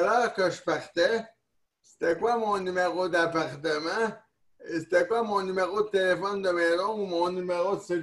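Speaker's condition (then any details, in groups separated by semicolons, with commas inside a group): Neonatal cerebral palsy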